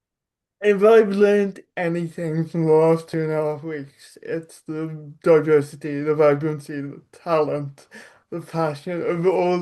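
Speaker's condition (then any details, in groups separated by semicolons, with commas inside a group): Cerebral palsy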